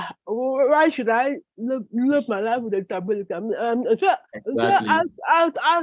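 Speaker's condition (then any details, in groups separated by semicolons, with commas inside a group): Cerebral palsy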